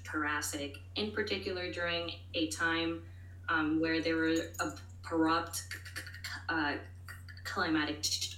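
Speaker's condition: Stuttering; moments of stuttering expected, offers to repeat things if needed; repeated words, blocks

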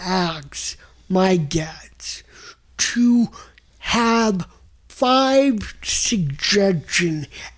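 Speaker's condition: Cerebral palsy; untraditional tenor singing voice

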